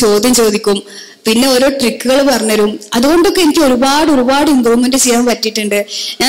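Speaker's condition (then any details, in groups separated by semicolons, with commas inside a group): No condition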